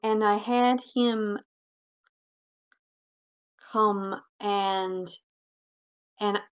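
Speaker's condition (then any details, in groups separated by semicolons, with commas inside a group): Stuttering; stuttering since childhood, childhood speech therapy, no cure; currently in speech therapy, neck relaxation and breathing techniques, fluency skills; still stutters, notably on own name or number, therapy increased fluency; prolonged sounds, blocks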